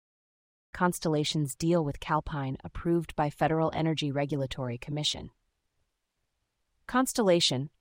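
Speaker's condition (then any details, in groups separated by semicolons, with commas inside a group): No condition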